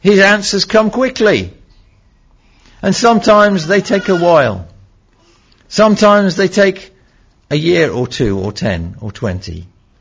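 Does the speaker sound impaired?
No.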